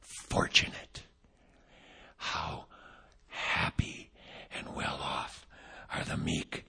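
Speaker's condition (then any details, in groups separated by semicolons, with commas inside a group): Vocal cord paralysis, unilateral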